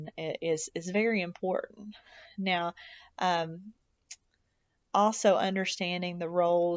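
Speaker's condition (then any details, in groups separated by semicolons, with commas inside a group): No condition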